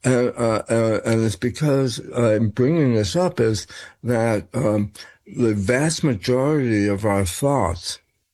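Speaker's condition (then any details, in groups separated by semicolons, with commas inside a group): Tongue cancer; first noticed as hearing problem and ear pain, seen by ear nose throat doctor, first throat scan malignant, later scan benign; slurred speech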